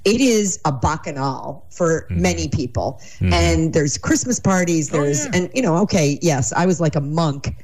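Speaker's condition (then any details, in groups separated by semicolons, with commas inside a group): No condition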